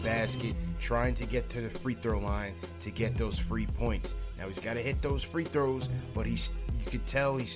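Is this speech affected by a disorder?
No.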